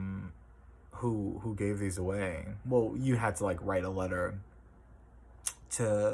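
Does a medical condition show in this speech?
No.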